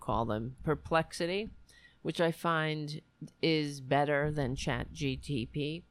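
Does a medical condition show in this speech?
No.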